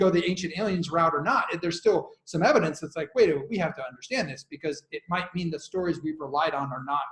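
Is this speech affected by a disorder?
No.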